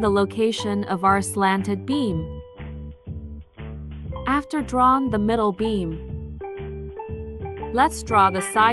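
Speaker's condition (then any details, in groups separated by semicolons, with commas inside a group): No condition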